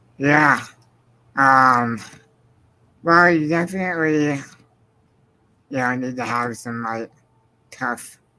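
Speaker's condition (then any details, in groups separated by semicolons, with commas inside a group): Spinal muscular atrophy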